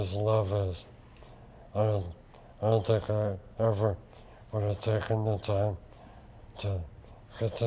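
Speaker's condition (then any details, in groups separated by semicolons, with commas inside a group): Lou Gehrig's disease; onset index finger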